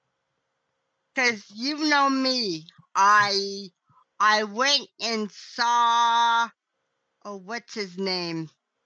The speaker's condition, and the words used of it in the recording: Cerebral palsy. But what ruined my voice was when they incubated me, they destroyed my vocal cords.